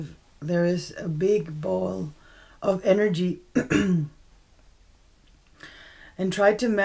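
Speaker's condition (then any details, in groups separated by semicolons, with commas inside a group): No condition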